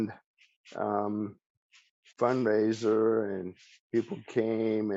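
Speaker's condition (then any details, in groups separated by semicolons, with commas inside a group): ALS; speech still preserved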